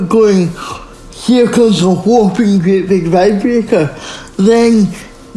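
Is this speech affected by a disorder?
Yes: speech impairment.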